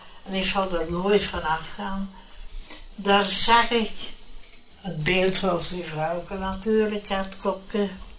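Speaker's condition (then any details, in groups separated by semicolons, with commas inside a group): Brain hemorrhage; difficulty speaking, some letters no longer pronounceable, speaks less well than before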